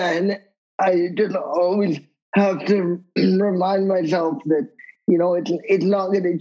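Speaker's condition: Cerebral palsy; wheelchair user

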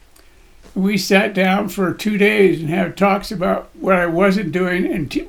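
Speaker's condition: Parkinson's disease; voice shakes, body shakes

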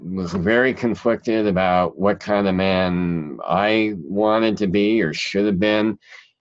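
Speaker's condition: Cleft palate; present since childhood

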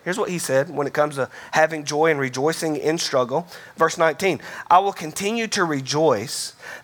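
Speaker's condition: No condition

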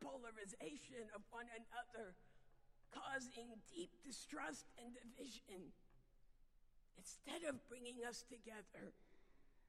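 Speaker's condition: Vocal dysphonia; still able to speak

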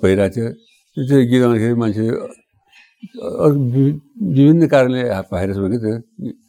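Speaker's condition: Parkinson's disease; slurred

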